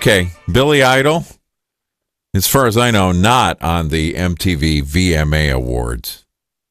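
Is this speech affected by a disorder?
No.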